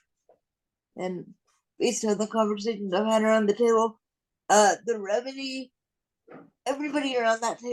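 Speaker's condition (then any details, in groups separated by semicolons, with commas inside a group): Cerebral palsy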